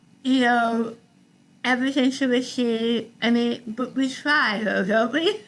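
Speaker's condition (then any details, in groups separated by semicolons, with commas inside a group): Tongue cancer, partial glossectomy; over half tongue removed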